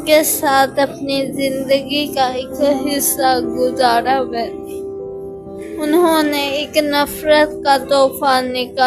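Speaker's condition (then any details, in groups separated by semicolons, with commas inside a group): Speech difficulty after fall; childhood fall down stairs, affects walking and speech; about ten years since injury, uses wheelchair; some difficulty talking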